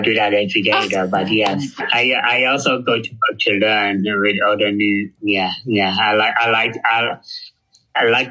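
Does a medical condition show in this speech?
Yes: Down syndrome; intellectual disability.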